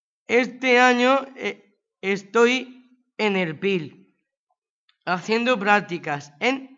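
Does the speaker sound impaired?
Yes: Down syndrome; age 20.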